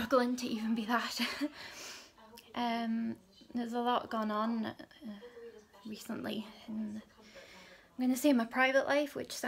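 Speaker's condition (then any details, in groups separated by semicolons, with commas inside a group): No condition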